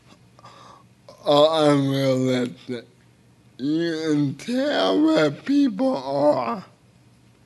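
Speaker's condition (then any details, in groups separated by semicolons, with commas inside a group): Cerebral palsy; a little difficult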